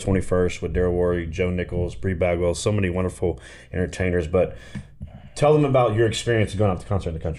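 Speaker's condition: No condition

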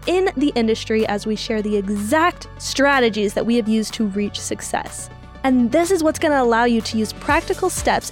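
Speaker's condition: No condition

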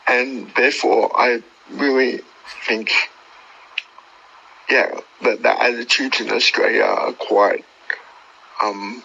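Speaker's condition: Cerebral palsy; wheelchair user, much difficulty with motor function

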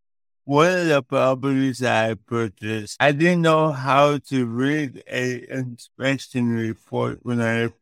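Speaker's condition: Cerebral palsy; affects speech

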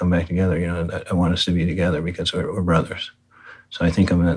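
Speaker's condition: Parkinson's disease; right-side weakness at onset, heavy weightlifting slows progression

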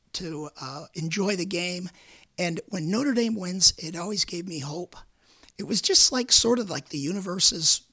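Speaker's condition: Repeated vocal cord surgery; cancer three times

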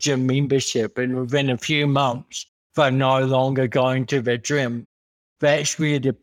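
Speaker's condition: Cerebral palsy; congenital

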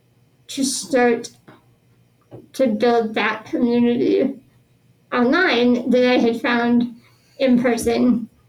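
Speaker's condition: Spinal muscular atrophy; 33 years old, uses power wheelchair

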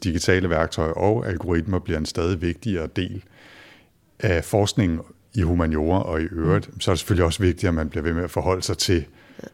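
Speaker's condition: No condition

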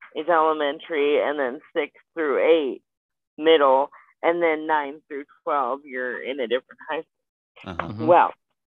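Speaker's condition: Spastic quadriplegic cerebral palsy; not paralysis

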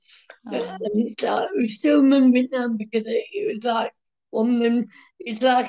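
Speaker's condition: Cerebral palsy, mild

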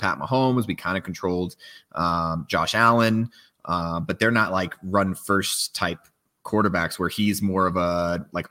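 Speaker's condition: No condition

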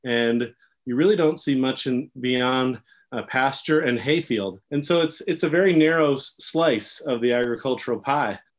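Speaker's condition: No condition

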